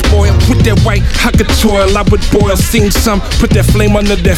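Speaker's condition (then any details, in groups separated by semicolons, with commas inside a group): No condition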